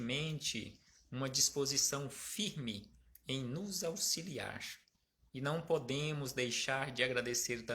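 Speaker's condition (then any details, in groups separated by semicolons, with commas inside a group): No condition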